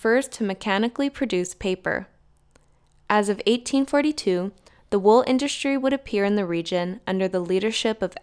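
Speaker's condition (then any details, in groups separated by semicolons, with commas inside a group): No condition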